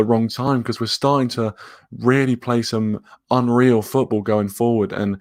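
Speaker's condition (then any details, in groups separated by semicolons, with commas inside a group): No condition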